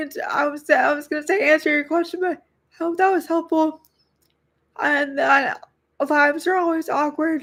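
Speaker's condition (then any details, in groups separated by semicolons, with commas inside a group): Spastic quadriplegic cerebral palsy; spasticity pump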